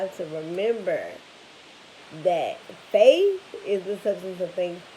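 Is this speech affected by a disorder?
Yes: cerebral palsy; spastic cerebral palsy from birth.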